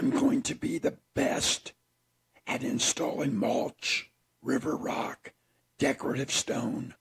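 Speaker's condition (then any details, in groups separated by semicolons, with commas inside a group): Throat cancer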